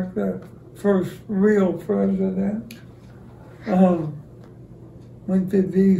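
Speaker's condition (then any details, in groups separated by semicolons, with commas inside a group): ALS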